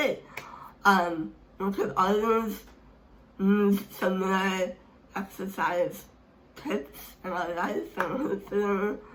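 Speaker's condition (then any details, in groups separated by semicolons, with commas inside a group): Speech impairment; hard to understand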